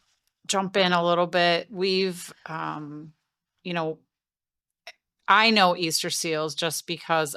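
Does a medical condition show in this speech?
No.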